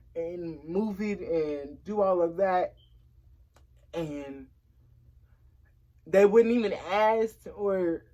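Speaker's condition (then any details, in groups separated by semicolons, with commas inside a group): Cerebral palsy; since early childhood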